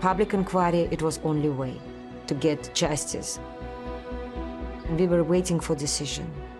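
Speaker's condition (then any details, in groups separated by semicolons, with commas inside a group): No condition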